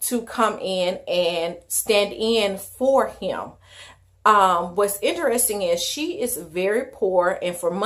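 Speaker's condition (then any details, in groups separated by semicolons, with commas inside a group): No condition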